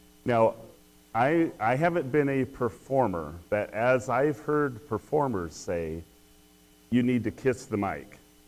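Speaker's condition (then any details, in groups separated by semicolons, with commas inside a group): No condition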